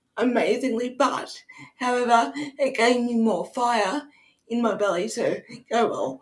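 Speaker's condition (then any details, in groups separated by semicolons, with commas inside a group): Cerebral palsy; wheelchair user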